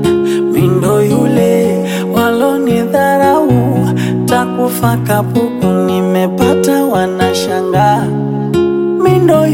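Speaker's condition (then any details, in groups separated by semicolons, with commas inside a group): No condition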